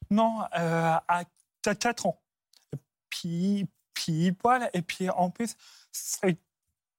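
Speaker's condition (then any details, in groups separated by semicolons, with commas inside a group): Stuttering; onset at about age 4 after grandmother's throat cancer, fluent before, once misdiagnosed as Gilles de la Tourette; no attempts to control stuttering; part-word and word repetitions, frequent euh fillers; repeated words, prolonged sounds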